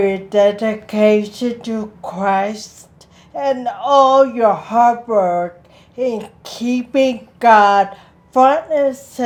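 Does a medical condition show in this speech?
Yes: speech impairment in rehabilitation; greatly improved, not yet fully recovered.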